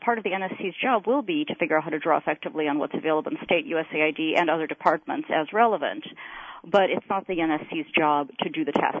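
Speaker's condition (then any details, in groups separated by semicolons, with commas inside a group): No condition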